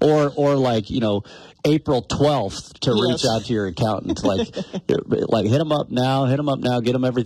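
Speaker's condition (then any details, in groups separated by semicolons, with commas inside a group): No condition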